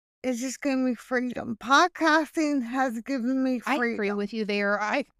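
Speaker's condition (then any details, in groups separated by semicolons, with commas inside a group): Hemiplegic cerebral palsy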